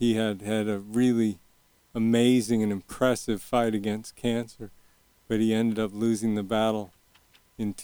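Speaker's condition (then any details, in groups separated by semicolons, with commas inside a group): Early onset Parkinson's; young onset Parkinson's, Medtronic deep brain stimulation implant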